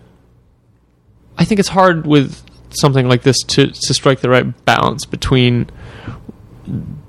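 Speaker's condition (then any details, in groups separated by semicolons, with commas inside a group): Stuttering; adult stuttering since childhood, now age 26; finds this stuttering podcast setting more comfortable for speaking; repeated sounds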